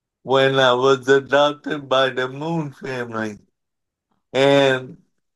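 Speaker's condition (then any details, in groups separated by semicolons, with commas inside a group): Cerebral palsy; wheelchair over the years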